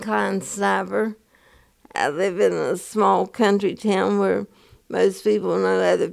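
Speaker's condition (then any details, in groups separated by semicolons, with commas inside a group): Parkinson's disease; onset early 50s, first full-body tremor with fall, Requip for years, symptom-free, dose increased; taken off Requip, tremors much worse, trouble walking, recently got cane, uses walker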